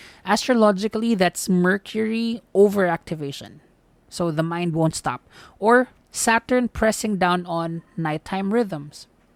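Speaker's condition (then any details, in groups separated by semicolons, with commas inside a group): No condition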